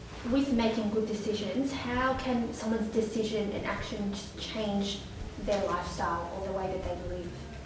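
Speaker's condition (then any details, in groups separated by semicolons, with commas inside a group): No condition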